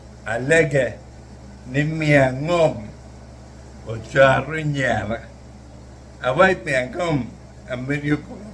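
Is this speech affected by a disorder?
Yes: neurological disease.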